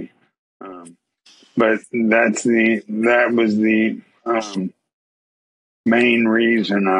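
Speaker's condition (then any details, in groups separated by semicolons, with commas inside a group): ALS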